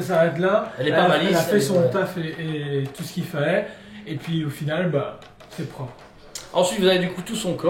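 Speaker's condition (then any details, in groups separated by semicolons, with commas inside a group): No condition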